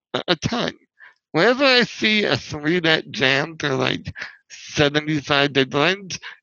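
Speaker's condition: Spinal muscular atrophy; wheelchair user

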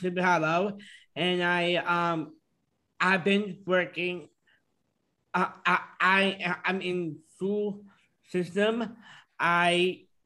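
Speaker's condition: Down syndrome; dropped words and grammar endings

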